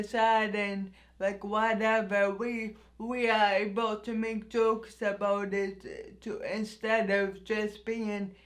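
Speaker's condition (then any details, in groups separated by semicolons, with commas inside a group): Anoxic brain injury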